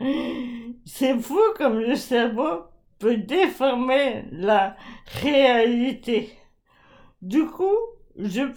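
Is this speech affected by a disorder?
Yes: ALS (Charcot's disease); progressive muscle atrophy throughout body, leading toward complete paralysis; voice very severely affected, gradually deteriorating, articulation problems, not a mental impairment.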